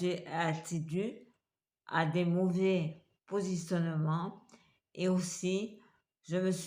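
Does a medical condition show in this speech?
Yes: multiple sclerosis; uses wheelchair.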